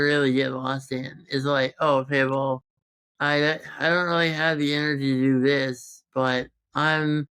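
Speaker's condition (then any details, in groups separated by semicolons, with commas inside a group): Congenital muscular dystrophy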